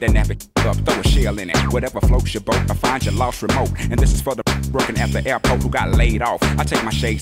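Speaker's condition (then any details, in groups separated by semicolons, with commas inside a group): No condition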